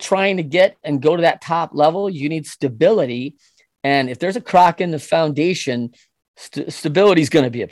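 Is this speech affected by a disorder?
No.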